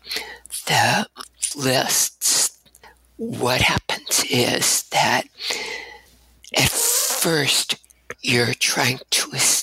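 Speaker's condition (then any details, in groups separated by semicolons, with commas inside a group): Abductor spasmodic dysphonia; voice lost shouting over rock music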